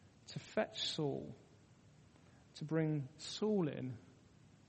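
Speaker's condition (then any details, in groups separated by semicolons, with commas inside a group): No condition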